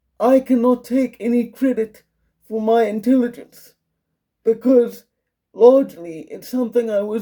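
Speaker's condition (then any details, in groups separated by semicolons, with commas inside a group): Quadriplegic cerebral palsy, severe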